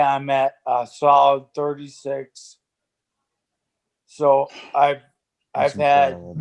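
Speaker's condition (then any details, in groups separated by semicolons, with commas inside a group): ALS; spasticity as early symptom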